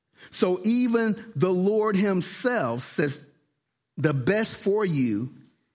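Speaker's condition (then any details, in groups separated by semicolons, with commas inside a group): No condition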